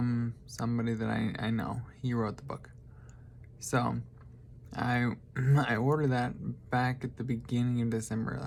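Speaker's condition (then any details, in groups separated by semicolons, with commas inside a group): Traumatic brain injury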